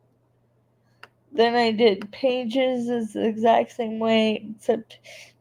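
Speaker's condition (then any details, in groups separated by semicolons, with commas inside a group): Cerebral palsy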